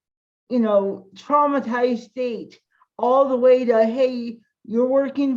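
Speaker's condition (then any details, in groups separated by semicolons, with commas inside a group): Cerebral palsy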